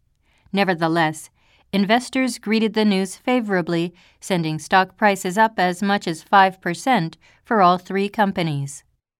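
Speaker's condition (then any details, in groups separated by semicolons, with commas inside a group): No condition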